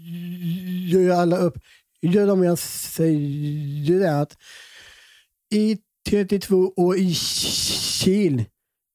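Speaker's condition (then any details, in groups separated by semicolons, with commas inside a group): Down syndrome; present from birth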